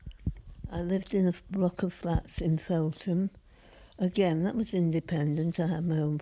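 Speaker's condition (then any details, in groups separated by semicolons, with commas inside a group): Parkinson's disease; Parkinson's disease for 20 years; beginning to slow down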